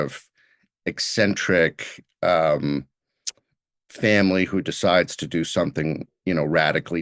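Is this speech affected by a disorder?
No.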